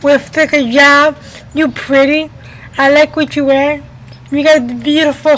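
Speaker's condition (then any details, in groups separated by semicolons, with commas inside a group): Cerebral palsy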